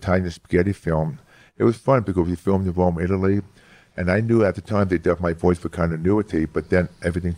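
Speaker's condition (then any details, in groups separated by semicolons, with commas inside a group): Hearing loss; severe childhood speech impediment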